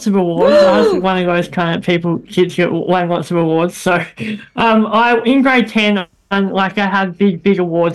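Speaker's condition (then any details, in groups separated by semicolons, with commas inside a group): Bilateral cleft lip and palate; as child squeaky, very airy, nasal voice, speech therapy through life, much improved since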